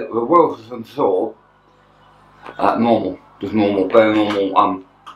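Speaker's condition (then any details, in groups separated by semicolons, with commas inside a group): Tongue cancer; half tongue removed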